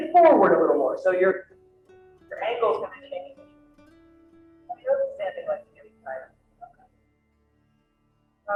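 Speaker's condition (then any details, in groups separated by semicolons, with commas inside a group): No condition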